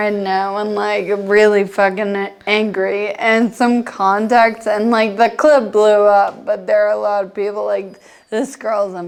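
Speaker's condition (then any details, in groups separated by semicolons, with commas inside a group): Friedreich's ataxia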